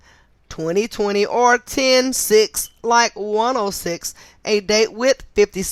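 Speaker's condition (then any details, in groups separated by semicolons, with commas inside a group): No condition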